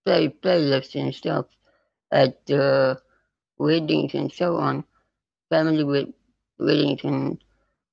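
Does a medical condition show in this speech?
Yes: spinal muscular atrophy type 2; loss of motor neurons.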